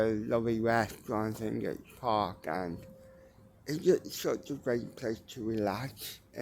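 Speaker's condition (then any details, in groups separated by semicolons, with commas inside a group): Cerebral palsy; mild, ataxic type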